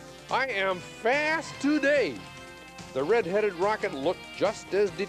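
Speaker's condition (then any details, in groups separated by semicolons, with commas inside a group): No condition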